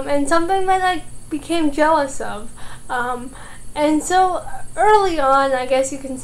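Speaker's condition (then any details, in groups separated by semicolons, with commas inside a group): Cerebral palsy, mild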